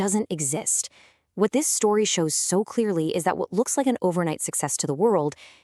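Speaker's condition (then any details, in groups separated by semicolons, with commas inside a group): No condition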